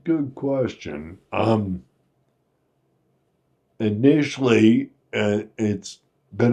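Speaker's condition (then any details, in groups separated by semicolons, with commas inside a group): Friedreich's ataxia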